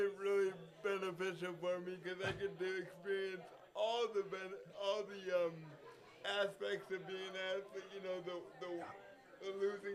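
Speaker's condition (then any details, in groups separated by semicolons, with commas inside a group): Cerebral palsy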